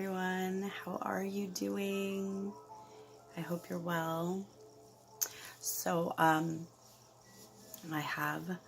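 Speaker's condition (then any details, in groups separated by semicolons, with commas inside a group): No condition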